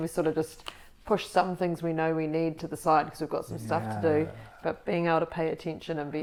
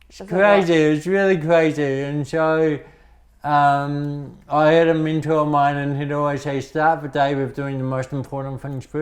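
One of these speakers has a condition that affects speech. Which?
The second: cerebral palsy; cerebral palsy, from birth; speech noticeably affected.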